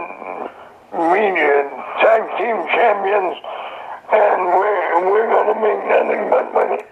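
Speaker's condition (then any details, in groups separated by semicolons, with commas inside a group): Throat cancer; survivor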